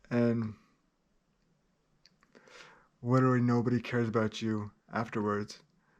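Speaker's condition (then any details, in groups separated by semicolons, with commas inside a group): Cerebral palsy, spastic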